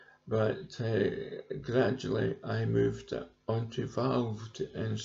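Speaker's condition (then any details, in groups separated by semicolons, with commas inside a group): Cerebral palsy; present from birth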